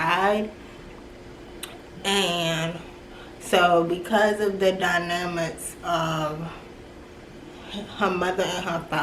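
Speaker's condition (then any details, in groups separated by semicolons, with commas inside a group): Cerebral palsy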